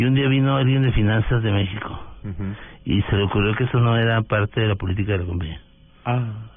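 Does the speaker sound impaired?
Yes: Parkinson's disease; Parkinson's disease present on return to Bogota, tremor, stooped posture at times, weakness; voice trembles at times, neurologist-prescribed walking, running and tennis; voice sometimes trembles, sometimes intelligible, sometimes not understood at all.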